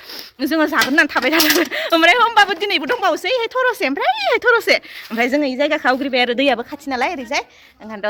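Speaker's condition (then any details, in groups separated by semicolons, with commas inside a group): No condition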